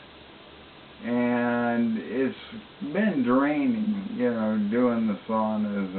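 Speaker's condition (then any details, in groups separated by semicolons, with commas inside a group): ALS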